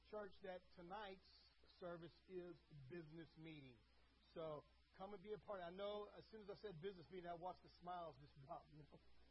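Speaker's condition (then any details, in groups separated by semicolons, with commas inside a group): No condition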